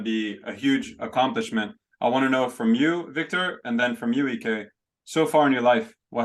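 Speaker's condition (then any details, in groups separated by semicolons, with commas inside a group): No condition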